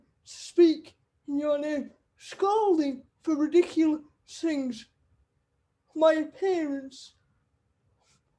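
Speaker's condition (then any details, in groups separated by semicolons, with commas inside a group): Cerebral palsy; wheelchair user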